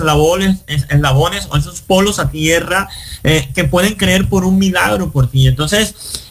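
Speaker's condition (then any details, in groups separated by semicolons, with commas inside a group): Cleft lip and palate; congenital complete cleft palate with cleft lip, no palatal bone, nasal passages joined, seven surgeries; nasal passage still open after seven surgeries; born with no possibility of speaking, now speaks a lot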